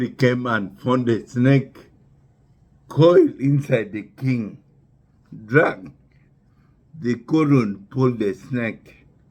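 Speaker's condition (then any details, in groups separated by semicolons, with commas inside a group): Neurological disease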